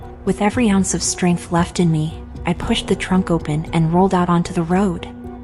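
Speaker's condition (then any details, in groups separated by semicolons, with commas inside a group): No condition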